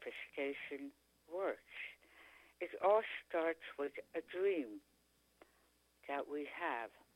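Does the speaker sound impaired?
Yes: tongue cancer; stage 4 tongue cancer, chronic sore throat symptom, Dr. Oxford removed three quarters of tongue, two surgeries; speaking and eating again after surgery; could not speak, swallow or eat after surgery, feeding tube, now speaks pretty clearly.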